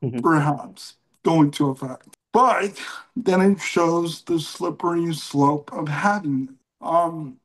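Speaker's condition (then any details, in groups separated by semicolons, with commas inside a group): Cerebral palsy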